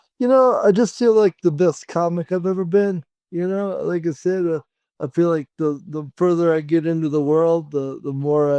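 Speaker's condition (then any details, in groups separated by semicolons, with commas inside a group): Cerebral palsy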